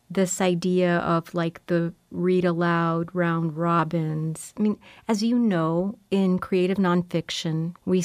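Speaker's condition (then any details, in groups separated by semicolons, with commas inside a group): No condition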